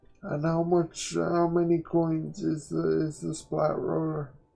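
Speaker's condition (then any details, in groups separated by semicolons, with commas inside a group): Quadriplegic cerebral palsy; uses one hand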